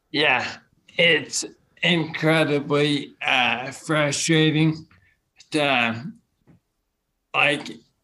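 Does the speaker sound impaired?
Yes: bulbar onset ALS; speech problems first, first diagnosed as tick-bite Lyme disease and infections, treated, then neurologist; at first only after alcohol, later in everyday life, disease taking speaking away.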